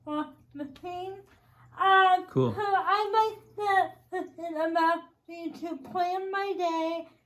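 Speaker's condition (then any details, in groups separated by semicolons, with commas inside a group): Cerebral palsy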